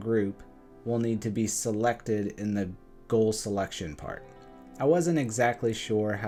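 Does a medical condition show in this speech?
No.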